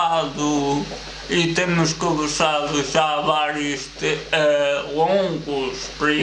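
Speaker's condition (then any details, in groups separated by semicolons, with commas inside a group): Cerebral palsy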